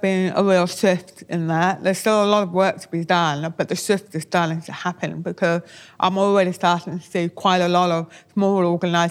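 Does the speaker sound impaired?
Yes: deafness; born profoundly deaf, taught lip reading, hearing aids, English first language, Auslan learned ten years ago; bilingual English and Auslan, prefers captioning over Auslan at shows.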